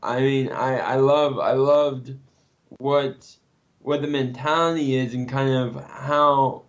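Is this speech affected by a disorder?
Yes: cerebral palsy; symptoms can act up; doctor visits and physical therapy.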